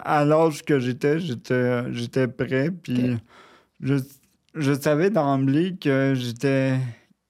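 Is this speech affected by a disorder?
Yes: cerebral palsy; brain damage, near quadriplegic, full use of left arm only, sensation preserved, wheelchair user; spasms limit mobility, no standing balance, leans on support, needs adaptation and assistance.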